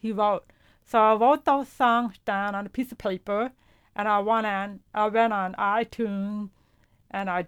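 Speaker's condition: Profound deafness; feedback over hearing aids

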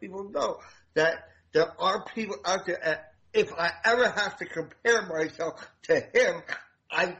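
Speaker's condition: Damaged voice box; voice box damaged by medic during hospital transport after fire rescue, at least 25 years ago; voice sounds noticeably different, self-conscious about voice, limits meeting people

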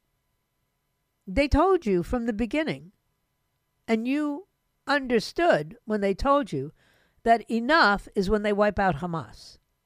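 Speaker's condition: No condition

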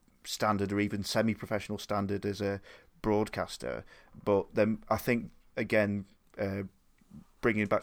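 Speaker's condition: No condition

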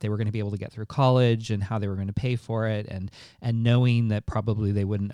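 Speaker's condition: No condition

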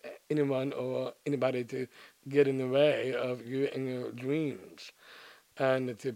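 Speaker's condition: Down syndrome

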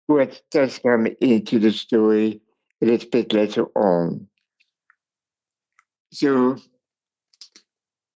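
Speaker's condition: Cerebral palsy; speech impairment

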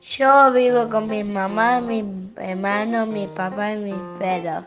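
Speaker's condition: Williams syndrome; genetic cause, diagnosed in infancy, confirmed by genetic studies, geneticist at Posadas recommended

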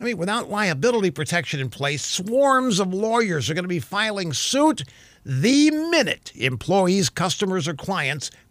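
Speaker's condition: No condition

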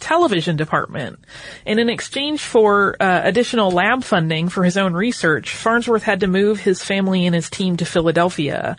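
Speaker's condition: No condition

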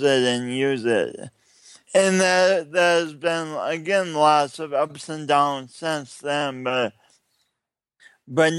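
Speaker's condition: Cerebral palsy; substantial coordination difficulties since childhood

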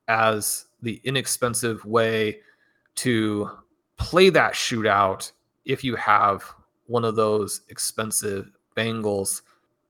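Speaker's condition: No condition

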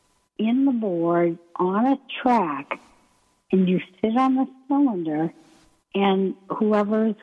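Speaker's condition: ALS; weak breathing muscles, hard to speak, may sound weak or unclear, paces speech with breathing, slowing, pausing

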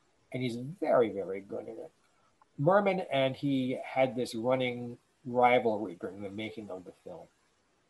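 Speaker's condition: No condition

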